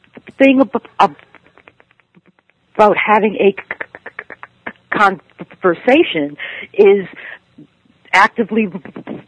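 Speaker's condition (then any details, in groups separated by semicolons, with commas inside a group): Stuttering; stuttering at ages 10 to 15; ongoing stuttering, attends NSA stuttering conferences; stays with stutter rather than changing words, speech tools mentally exhausting, hard to focus on message; blocks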